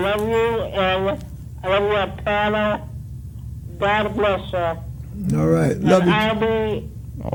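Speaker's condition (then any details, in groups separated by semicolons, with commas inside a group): Cerebral palsy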